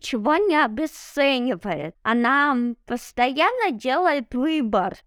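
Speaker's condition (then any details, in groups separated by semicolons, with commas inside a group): Cerebral palsy; no wheelchair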